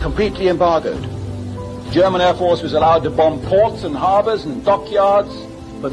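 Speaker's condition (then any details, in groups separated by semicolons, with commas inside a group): No condition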